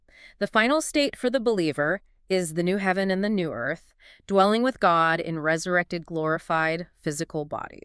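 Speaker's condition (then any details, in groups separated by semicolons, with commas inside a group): No condition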